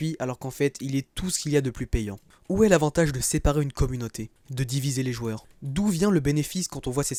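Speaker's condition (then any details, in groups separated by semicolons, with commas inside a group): No condition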